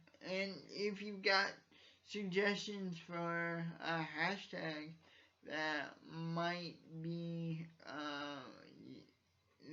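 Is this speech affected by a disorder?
Yes: cerebral palsy; from birth, uses wheelchair.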